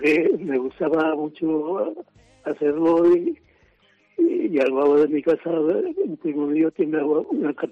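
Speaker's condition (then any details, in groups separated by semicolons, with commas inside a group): Parkinson's disease; Parkinson's disease diagnosed 12 years ago, six months after retiring, now 77; regular neurologist reviews, doctors advised staying active, activity reported to help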